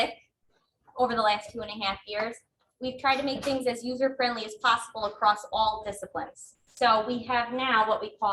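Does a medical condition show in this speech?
No.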